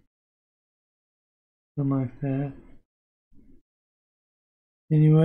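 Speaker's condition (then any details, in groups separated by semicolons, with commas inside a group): Parkinson's disease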